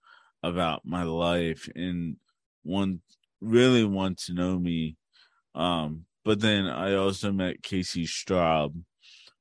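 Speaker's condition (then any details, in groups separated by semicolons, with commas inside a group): Cerebral palsy; since birth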